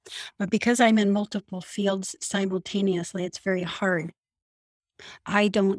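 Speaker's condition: No condition

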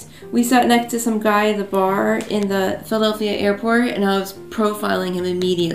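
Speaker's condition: No condition

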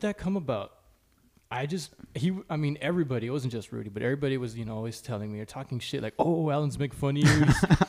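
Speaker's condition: No condition

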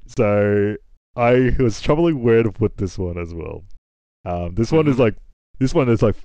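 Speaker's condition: No condition

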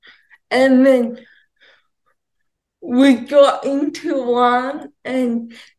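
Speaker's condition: Cerebral palsy, ataxia; mostly uses wheelchair

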